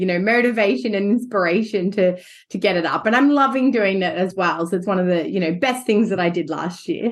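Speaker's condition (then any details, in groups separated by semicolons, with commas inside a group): No condition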